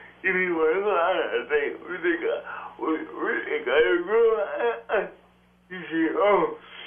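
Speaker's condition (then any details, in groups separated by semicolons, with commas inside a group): Cerebral palsy; strong speech impediment, uses interpreter publicly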